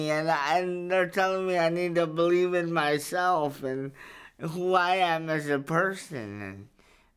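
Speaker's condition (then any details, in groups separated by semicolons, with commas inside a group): Cerebral palsy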